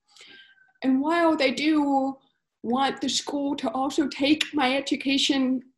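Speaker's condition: Profound deafness, cochlear implant, congenital profound hearing loss; born deaf

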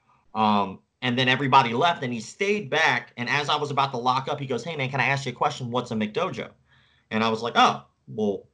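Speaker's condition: Cleft palate; congenital cleft palate

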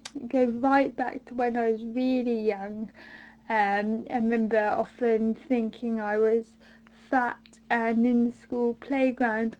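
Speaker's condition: Mild cerebral palsy; since birth

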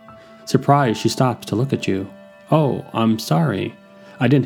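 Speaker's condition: No condition

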